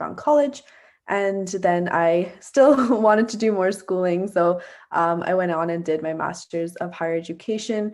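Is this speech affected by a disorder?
No.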